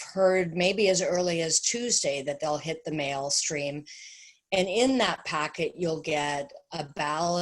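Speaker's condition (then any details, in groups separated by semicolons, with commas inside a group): No condition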